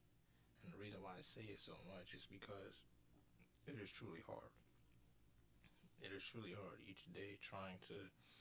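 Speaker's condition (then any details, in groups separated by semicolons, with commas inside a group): No condition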